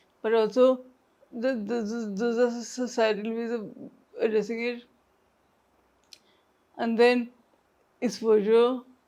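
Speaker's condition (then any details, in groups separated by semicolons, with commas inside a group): Traumatic brain injury; home speech exercises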